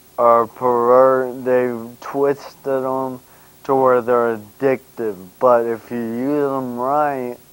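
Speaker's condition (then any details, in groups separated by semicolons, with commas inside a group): Brain injury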